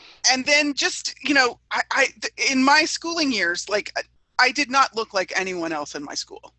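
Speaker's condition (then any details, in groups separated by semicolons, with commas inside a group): No condition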